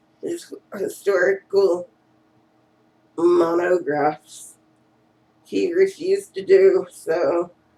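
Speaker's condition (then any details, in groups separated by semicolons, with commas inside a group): Cerebral palsy; first word not said quite right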